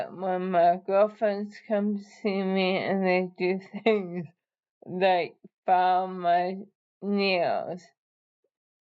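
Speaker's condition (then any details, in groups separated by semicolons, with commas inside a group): ALS; PEG feeding tube; night breathing device, no saliva medication yet; impaired but understandable, swallowing difficulty with choking, excess saliva, dry mouth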